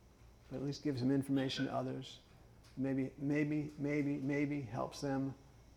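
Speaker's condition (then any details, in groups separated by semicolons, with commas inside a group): Parkinson's; stopped working as lawyer at 48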